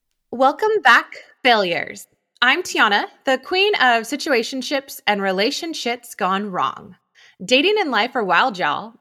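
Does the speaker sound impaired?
No.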